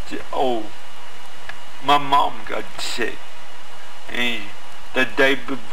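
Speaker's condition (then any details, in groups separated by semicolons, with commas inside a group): Cerebral palsy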